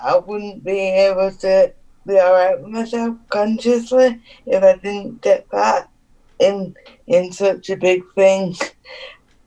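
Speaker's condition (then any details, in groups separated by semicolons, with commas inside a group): Cerebral palsy; needs adapted housing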